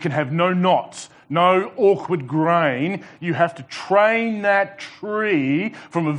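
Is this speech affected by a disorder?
No.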